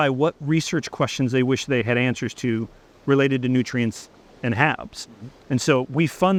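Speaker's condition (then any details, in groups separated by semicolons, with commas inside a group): No condition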